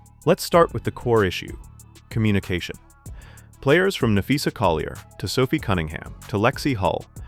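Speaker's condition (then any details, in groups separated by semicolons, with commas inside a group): No condition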